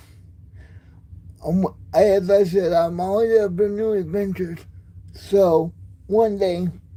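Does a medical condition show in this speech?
Yes: cerebral palsy.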